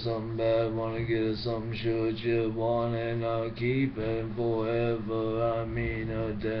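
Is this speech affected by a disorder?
Yes: brain injury.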